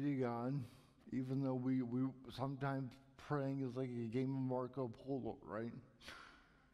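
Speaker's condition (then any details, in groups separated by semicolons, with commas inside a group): Cerebral palsy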